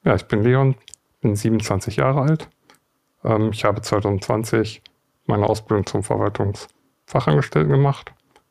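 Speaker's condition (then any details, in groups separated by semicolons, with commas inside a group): Duchenne muscular dystrophy; age 27, earlier rehab stays with others with muscular dystrophy; unable to play football in real life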